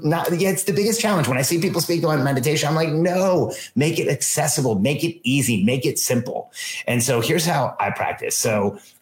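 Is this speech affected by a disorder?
No.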